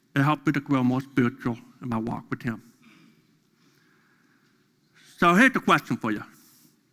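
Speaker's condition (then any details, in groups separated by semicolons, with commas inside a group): Deafness; deaf during school years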